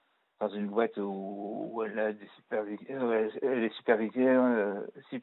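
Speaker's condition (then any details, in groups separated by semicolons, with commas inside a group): Parkinson's disease; Parkinson's disease in third year, pronounced tremors at times, Sifrol stopped as not tolerated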